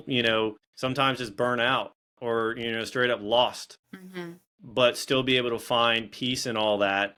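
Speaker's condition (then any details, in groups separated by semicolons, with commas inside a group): No condition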